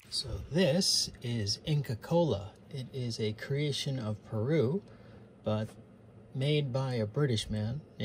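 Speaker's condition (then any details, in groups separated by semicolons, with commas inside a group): No condition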